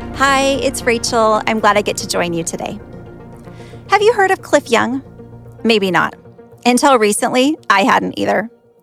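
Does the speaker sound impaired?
No.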